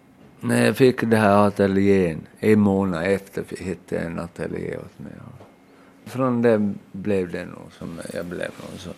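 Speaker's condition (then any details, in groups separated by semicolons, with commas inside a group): Aphasia after brain injury; hit by car at age seven, no diagnosis given, right hand difficulty, memory gaps; word-finding difficulty, circumlocution, could not speak at first after injury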